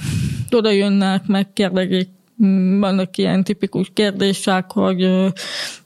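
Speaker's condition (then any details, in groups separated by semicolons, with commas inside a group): Hearing loss; communicates in spoken language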